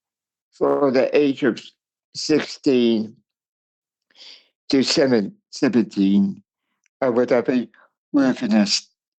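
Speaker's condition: Cerebral palsy; speech impairment

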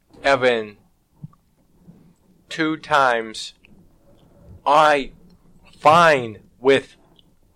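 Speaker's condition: Aphasia after stroke; hospitalized at stroke time; short telegraphic phrases, missing function words and verbs, fragmented answers

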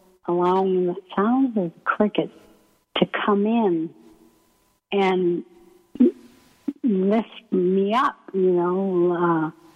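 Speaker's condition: ALS; breathing muscles affected, hard to speak, may sound weak or hard to understand, paces speech, slowing, pausing

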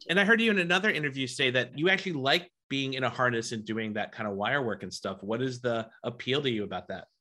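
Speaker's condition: No condition

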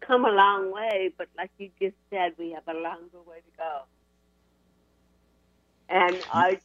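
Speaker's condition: Cerebral palsy; constant uncontrollable brain signals against spinal hardware

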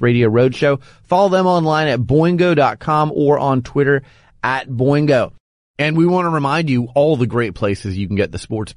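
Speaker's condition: No condition

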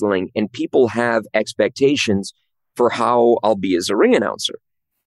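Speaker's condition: No condition

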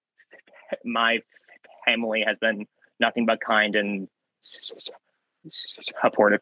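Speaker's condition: Stutter; onset about first grade, brief remission, returned late second grade after trauma, genetic, father stuttered; weekly speech therapy since second grade, worst in middle school, now much improved, better when confident; visible facial effort, stuck on words, own name hard, worse under stress, first impressions, phone calls; repeated sounds, prolonged sounds, blocks

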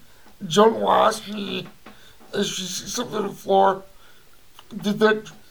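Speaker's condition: Cerebral palsy; limbs affected, power wheelchair user

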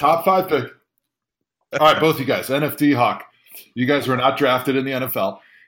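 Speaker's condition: No condition

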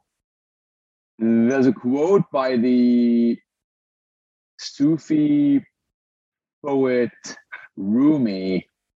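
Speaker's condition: Stutter; stutter since birth in Lebanon, speaking disability, breathing technique partly controls it, Toastmasters practice; stutters openly during interview, experienced public speaker; audible stutter, pauses may sound like internet lag; prolonged sounds, blocks

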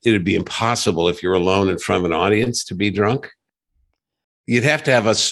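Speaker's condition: No condition

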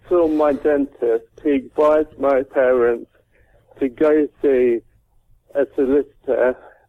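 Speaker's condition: Cerebral palsy; dead for 26 minutes at birth

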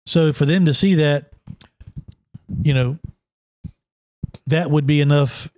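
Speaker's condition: No condition

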